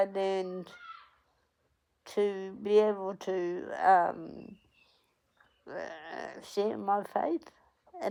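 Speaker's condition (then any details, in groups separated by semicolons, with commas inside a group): Cerebral palsy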